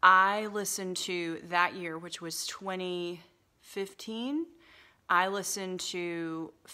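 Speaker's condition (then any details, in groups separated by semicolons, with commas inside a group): No condition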